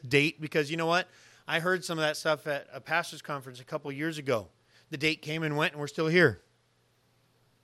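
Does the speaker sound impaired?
No.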